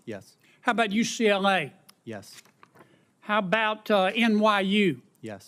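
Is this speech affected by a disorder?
No.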